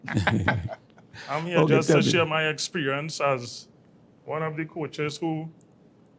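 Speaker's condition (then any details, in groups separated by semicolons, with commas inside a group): No condition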